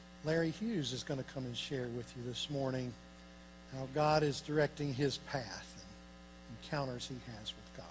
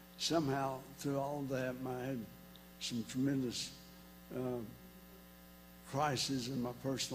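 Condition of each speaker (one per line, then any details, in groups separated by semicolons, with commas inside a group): No condition
ALS; diagnosed about two weeks ago; vocal cord difficulty for one to two years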